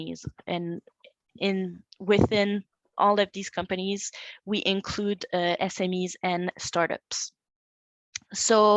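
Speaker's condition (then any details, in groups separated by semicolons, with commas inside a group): No condition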